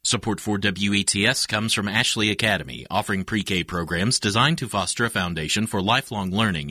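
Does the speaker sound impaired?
No.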